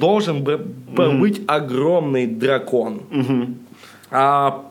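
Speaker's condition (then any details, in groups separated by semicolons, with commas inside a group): Stuttering, mild; persistent stutter, unable to get rid of it; stand-up comic, opens sets with jokes warning about stutter; slight stutter, sound and part-word repetitions, blocks, fillers, self-interruptions; repeated sounds, prolonged sounds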